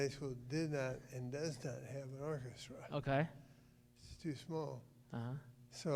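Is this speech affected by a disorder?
Yes: Parkinson's disease; about 18 years since onset.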